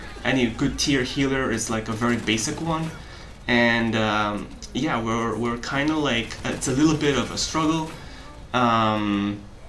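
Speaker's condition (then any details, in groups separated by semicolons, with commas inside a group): No condition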